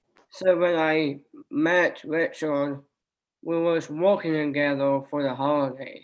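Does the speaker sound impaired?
Yes: Down syndrome; extra chromosome, diagnosed after birth, no prenatal amnio.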